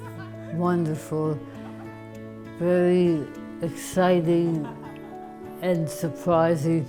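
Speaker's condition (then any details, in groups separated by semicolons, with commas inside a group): ALS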